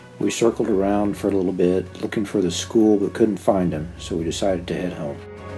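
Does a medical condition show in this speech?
No.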